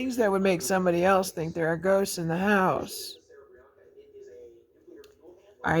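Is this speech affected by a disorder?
No.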